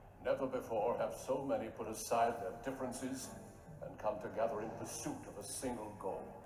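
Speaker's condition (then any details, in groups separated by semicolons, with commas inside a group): No condition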